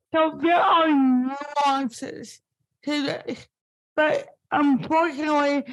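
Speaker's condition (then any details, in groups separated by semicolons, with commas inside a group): Spastic cerebral palsy; impaired speech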